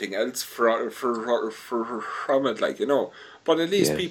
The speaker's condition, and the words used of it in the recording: Stuttering. Now, once I explained to her why I stutter and blah, blah, blah, and that I can't help it, she understood it a little bit more.